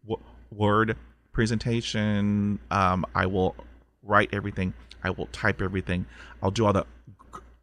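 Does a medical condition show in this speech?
Yes: stuttering; stutter since childhood, 20 years speech therapy first on fluency, hypnosis, military hypnotherapist on mental health; here repeated sounds, prolonged sounds.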